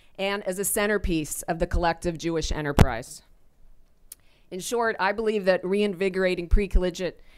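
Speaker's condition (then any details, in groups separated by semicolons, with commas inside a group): No condition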